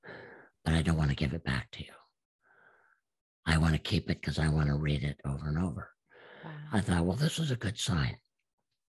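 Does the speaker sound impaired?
Yes: absent vocal cords; from gunshot through neck, confirmed on repeated exams, speech therapist saw no hope; self-taught speech over about ten years, sounds made first then shaped by mouth, slight hoarseness, unique voice.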